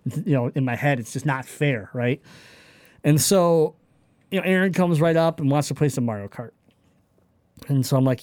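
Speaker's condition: Cleft palate; congenital cleft palate

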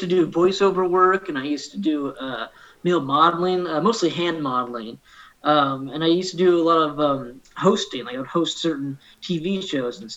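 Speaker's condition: No condition

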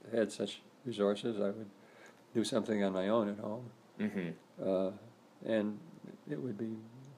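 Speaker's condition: Parkinson's disease; about 10-11 years since diagnosis

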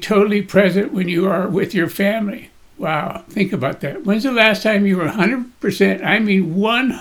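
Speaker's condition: Parkinson's disease; Parkinson's getting in the way a little

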